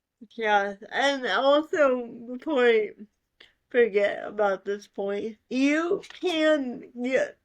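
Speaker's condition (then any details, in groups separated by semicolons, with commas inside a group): Cerebral palsy; voice affected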